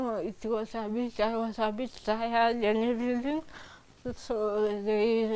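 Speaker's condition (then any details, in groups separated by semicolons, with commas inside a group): Cerebral palsy; from birth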